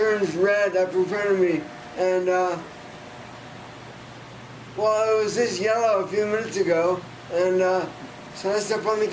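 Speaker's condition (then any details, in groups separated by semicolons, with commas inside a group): Severe brain injury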